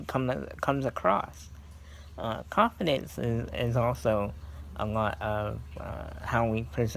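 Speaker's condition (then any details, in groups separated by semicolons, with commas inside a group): Cerebral palsy; scoliosis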